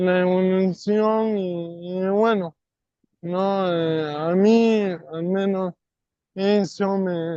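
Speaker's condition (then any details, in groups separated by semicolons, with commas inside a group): ALS; non-bulbar form; over 3 years since onset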